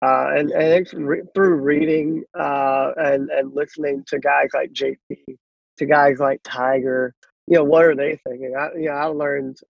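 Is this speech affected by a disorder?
Yes: cleft lip and palate; congenital cleft lip and palate, possibly radiation-related, hole in mouth, could not eat, 23 surgeries, born with one arm.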